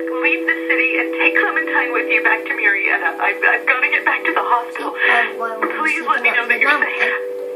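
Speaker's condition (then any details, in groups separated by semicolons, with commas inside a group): No condition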